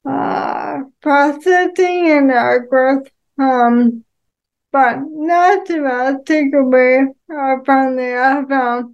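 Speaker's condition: ALS; quick early progression

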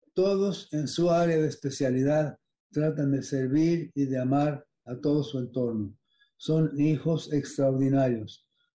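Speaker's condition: Parkinson's disease; taste

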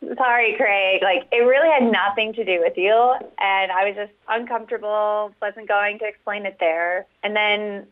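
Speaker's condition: No condition

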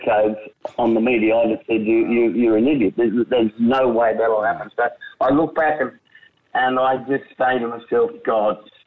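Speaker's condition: Stutter; childhood stutter, nearly 85 years, eased by peers at Adelaide Cricket Club, deep breath, planning words; still stutters when emotional or excited; stutters and stammers when emotional or excited, talks too quick, hard to understand then; repeated sounds

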